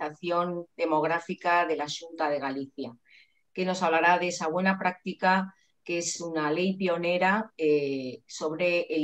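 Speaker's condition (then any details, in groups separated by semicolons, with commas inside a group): No condition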